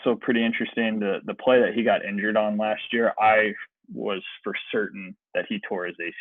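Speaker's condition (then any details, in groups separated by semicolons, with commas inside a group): No condition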